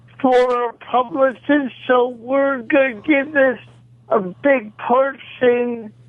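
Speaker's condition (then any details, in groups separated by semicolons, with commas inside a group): Cerebral palsy; causes shaking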